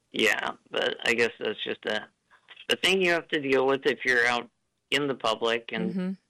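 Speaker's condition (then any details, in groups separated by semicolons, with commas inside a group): Duchenne muscular dystrophy; diagnosed age 3, power chair since about age 10, trouble maintaining breathing, service dog; ventilator may be audible, cadence slightly different, works well for him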